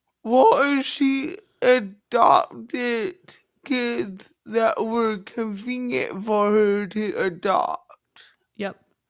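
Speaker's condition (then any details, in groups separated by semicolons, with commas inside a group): Cerebral palsy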